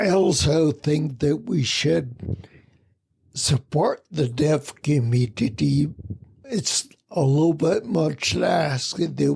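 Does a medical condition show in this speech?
Yes: spinocerebellar ataxia.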